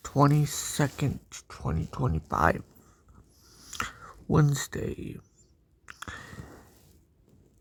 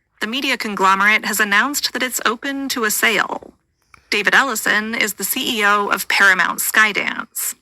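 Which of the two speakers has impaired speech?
The first: cerebral palsy; from birth, walks with walker.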